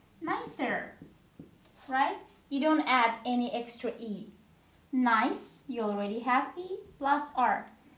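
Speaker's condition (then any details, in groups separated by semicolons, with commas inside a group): No condition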